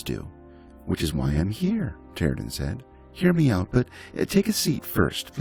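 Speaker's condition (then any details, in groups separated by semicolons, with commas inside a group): No condition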